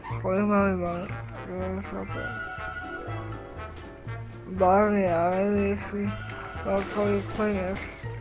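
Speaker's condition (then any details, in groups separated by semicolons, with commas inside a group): Cerebral palsy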